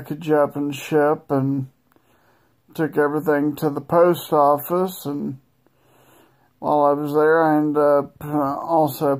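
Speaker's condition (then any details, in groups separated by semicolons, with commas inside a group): Multiple sclerosis; no control over legs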